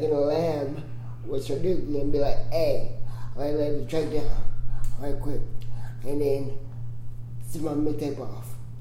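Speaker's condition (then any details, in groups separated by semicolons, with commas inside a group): Cerebral palsy; congenital, present from birth; prevents flowing speech, says a few words then staggers, teacher Duke sings main rap vocals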